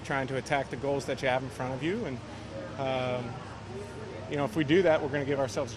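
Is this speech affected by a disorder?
No.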